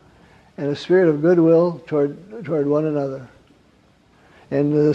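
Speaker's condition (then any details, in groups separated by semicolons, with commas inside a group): Parkinson's; wakes at night, gets up around 3 am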